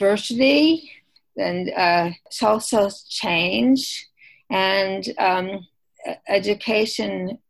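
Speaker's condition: Aphasia after stroke; severe stroke about 7 years ago, right arm weakness slowly recovering, two months in wheelchair; speech therapy 2 hours, 5 days weekly, physical and occupational therapy, stem cell surgery done, much improvement; initially no speech except word no, reading fine, writing difficult, intonation therapy Beth Israel Hospital Boston

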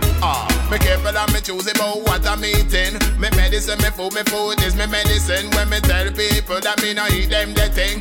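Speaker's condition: No condition

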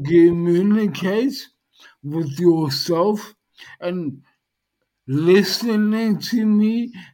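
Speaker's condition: Dysarthria post-stroke; speech highly affected, lost most mobility, vision and hearing also affected; years post-stroke, slowly improving, speaking, eating, walking, one-handed wheelchair, speech therapy with Bethany Wilson; initially unable to communicate by text or voice, often not understood, now more understandable

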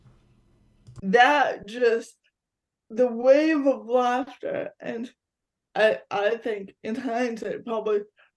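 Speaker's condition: Cerebral palsy; physical disability

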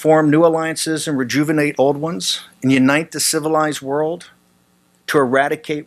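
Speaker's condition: No condition

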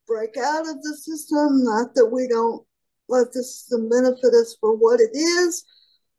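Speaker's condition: Cerebral palsy; from birth

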